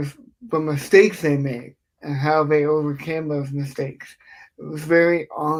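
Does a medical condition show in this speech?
Yes: cerebral palsy; affects speech.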